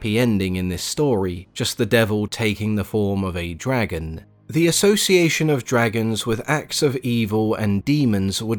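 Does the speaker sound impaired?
No.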